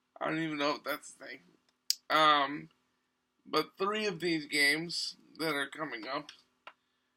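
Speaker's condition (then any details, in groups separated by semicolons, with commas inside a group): Cerebral palsy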